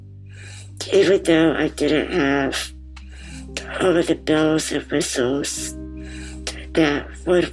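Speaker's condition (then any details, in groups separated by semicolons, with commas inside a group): Muscular dystrophy; congenital muscular dystrophy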